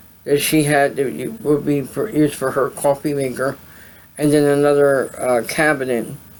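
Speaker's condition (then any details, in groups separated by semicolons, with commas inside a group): Cerebral palsy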